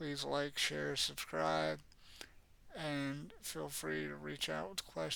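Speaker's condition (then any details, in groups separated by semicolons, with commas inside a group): Cerebral palsy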